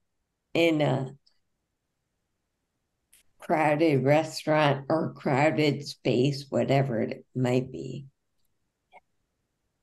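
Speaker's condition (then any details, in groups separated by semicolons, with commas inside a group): Friedreich's ataxia; onset age 19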